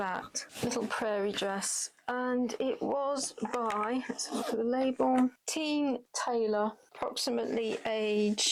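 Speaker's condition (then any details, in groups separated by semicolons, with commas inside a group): No condition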